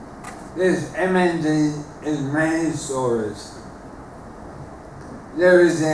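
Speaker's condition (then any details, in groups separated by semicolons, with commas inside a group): Motor neuron disease; terminal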